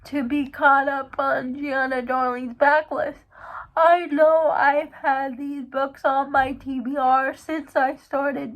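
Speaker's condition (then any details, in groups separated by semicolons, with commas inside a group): Cerebral palsy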